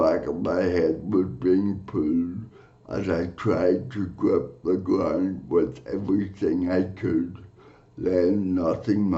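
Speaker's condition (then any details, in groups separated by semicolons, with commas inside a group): Cerebral palsy; from birth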